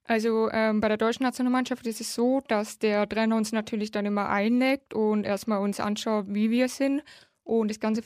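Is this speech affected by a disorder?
Yes: hard of hearing since birth; congenital severe hearing loss, left cochlear implant since age nine.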